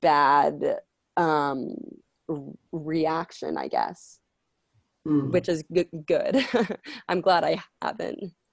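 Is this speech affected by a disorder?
Yes: stuttering; stutter since childhood, mild and controllable in childhood, later worsened, individual speech therapy at 16; current speech therapy with male therapist aiming to regain childhood control, breathing and singer/actor techniques; worse with stress, anxiety and adults, less when whispering, angry, alone; here prolonged sounds.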